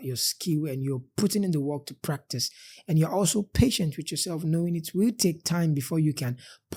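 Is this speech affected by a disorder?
No.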